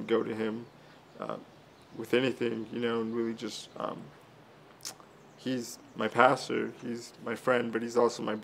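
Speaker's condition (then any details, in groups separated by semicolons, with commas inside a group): Cerebral palsy; from birth, early childhood surgery; 21, walked at four after surgery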